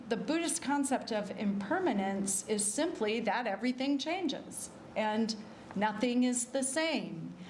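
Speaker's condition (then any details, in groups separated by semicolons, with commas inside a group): No condition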